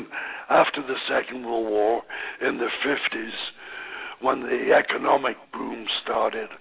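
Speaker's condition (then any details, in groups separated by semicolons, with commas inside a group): Voice box damage after neck operation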